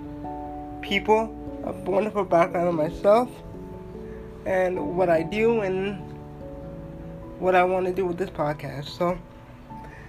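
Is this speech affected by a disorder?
Yes: cerebral palsy; uses wheelchair.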